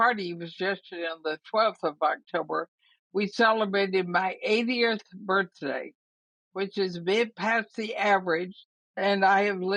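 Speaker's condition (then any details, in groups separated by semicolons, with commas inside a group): ALS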